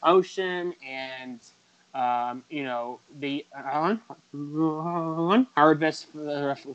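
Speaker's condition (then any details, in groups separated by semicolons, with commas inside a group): Stuttering; chronic developmental stuttering, onset about age 3 to 3.5 per parents, not outgrown, persisted into adulthood; still stutters, describes it as a communication disability, avoids answering unknown phone calls; repeated sounds, blocks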